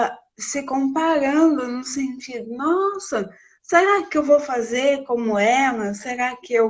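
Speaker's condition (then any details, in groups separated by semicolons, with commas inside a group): Cerebral palsy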